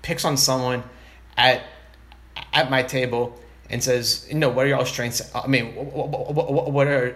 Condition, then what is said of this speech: Stuttering. I, there are times when I'm stuttering and I'm thinking like this is a really rough stuttering moment.